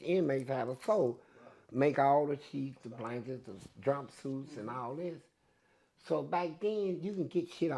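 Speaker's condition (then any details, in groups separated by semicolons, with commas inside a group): No condition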